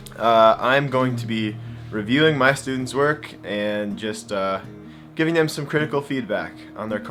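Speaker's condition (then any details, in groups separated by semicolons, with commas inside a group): No condition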